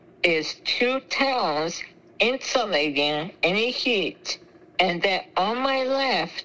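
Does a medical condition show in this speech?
Yes: spinal muscular atrophy; congenital, terminal, given 10 years to live, feeding tube, ventilator, cough assist, suction machine, nebulizers, CPT vest; trouble chewing and swallowing, high choking risk, secretions stay in lungs, fluids via feeding tube.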